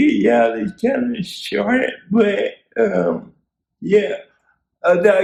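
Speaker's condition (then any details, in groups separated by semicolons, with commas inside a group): Cerebral palsy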